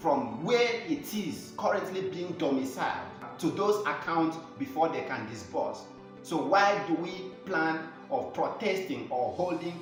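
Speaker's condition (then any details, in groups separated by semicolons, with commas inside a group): No condition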